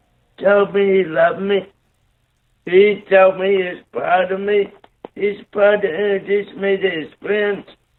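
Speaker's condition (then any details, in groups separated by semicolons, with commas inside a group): Cerebral palsy; caused by brain bleed and stroke, right side paralyzed; seizures controlled with medication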